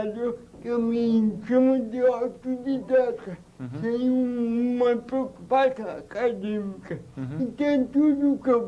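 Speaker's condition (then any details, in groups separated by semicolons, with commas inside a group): Cerebral palsy; birth oxygen deprivation, motor coordination and speech problems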